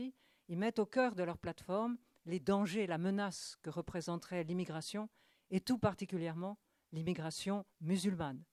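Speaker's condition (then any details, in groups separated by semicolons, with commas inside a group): No condition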